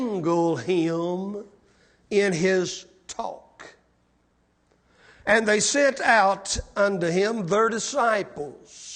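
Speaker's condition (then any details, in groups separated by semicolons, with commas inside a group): No condition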